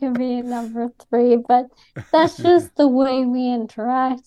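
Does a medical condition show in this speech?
Yes: ALS; diagnosed by elimination over multiple years by Dr. Neil Snyder, Columbia University, atypical young woman; speech affected by ALS, noticeable on podcasts and shows.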